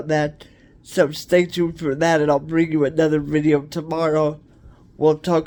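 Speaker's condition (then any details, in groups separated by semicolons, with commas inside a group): Cerebral palsy; cerebral palsy, wheelchair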